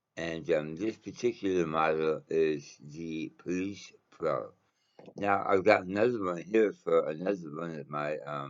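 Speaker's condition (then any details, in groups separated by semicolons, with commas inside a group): Mouth cancer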